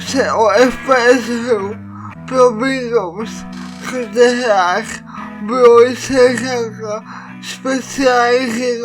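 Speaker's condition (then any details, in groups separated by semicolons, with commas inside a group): Cerebral palsy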